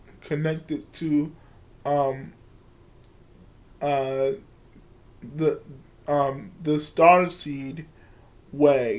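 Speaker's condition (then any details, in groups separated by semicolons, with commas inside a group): Cerebral palsy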